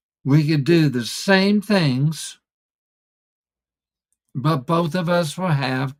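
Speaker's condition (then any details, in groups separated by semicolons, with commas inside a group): ALS; formerly paralyzed, wheelchair, now walking again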